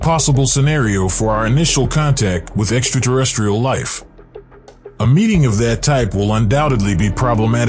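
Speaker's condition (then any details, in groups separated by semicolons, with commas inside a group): No condition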